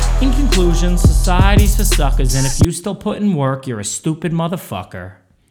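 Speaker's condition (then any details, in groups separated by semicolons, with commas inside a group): No condition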